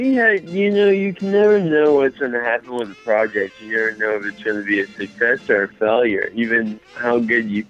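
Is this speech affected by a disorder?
Yes: mild cerebral palsy.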